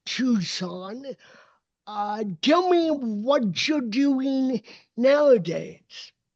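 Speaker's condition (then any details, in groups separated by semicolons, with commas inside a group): Cerebral palsy; uses walker and wheelchair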